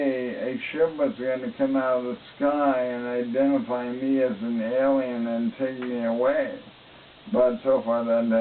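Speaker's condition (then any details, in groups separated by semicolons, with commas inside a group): ALS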